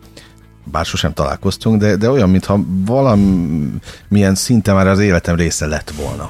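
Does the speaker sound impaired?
No.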